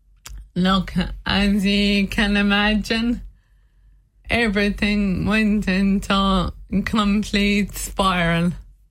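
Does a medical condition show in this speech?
Yes: motor neurone disease; very limited hand use, hands worst affected, difficulty eating, walking limited but still tries.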